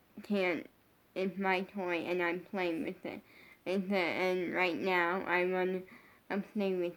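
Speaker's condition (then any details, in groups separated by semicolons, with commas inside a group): Brain injury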